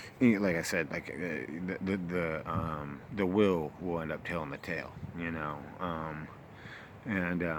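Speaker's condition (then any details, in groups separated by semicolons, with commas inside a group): No condition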